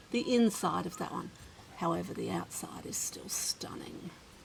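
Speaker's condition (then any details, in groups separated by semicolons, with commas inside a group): No condition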